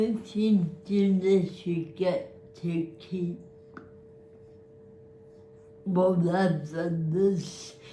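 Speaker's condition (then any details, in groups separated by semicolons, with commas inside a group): Cerebral palsy; spastic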